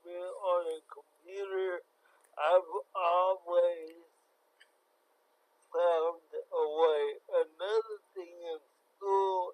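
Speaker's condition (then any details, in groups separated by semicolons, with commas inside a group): Cerebral palsy; born very premature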